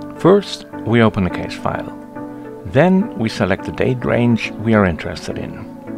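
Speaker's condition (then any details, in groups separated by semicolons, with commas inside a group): No condition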